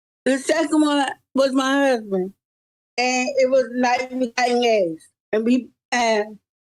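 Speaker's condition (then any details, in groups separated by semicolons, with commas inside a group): Cerebral palsy; present from birth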